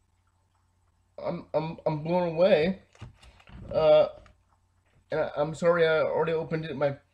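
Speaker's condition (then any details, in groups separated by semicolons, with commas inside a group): Cerebral palsy, spastic diplegia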